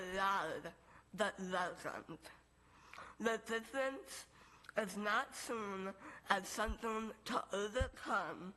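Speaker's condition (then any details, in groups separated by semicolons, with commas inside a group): Moebius syndrome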